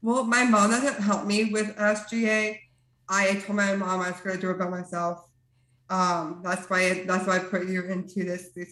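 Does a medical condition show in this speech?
Yes: Down syndrome.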